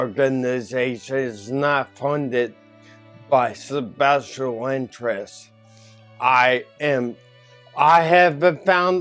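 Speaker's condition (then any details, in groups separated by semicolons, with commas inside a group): Ataxia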